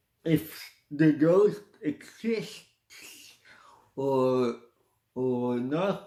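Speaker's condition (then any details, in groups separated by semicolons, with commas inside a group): Cerebral palsy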